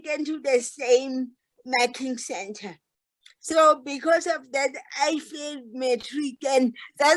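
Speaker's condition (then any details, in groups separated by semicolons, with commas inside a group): Cerebral palsy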